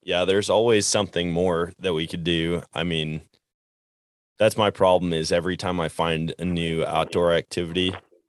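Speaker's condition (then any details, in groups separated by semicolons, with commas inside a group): No condition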